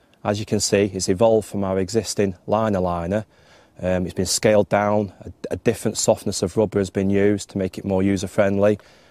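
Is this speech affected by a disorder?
No.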